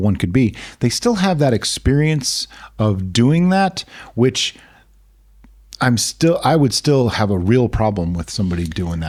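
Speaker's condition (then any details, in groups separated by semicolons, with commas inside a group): No condition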